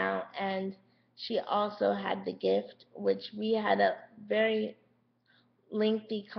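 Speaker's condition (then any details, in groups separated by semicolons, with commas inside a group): Cerebral palsy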